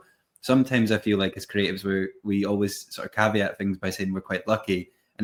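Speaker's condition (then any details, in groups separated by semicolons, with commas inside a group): No condition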